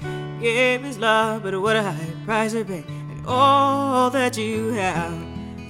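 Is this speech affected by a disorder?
No.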